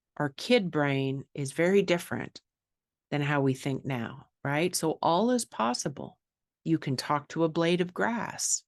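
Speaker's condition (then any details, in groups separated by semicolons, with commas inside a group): No condition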